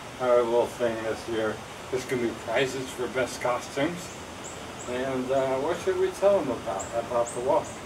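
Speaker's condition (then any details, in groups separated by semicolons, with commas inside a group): ALS, slowly progressive; power wheelchair, no tracheostomy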